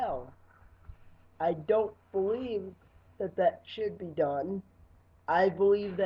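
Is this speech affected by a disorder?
Yes: cerebral palsy; lifelong, wheelchair user.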